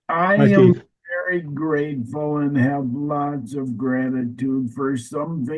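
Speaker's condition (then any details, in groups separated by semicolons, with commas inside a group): ALS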